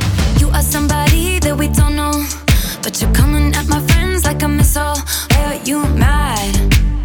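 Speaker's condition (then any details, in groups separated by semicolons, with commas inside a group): No condition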